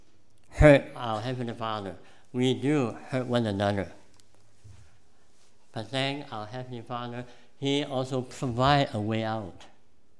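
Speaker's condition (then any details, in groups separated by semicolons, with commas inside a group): Cleft palate; congenital cleft palate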